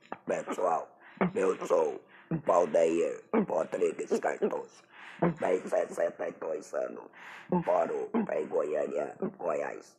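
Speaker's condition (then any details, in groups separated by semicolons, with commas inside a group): Laryngeal cancer, esophageal voice; laryngeal cancer diagnosed 4 years ago, 29 radiotherapy sessions, recurrence after 9 months, head and neck surgery 3 years ago; speaks with esophageal voice learned through speech therapy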